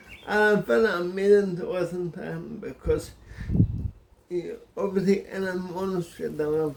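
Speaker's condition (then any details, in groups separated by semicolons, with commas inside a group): Cerebral palsy; speech difficulty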